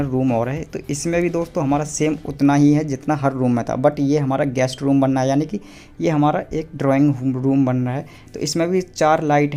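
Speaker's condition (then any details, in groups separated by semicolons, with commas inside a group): No condition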